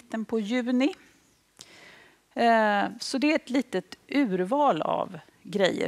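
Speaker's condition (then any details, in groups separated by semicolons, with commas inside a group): No condition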